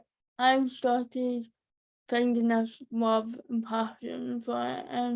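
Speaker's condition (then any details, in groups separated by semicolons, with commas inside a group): Cerebral palsy; birth trauma, eight weeks in infant ICU; diagnosed at 9 months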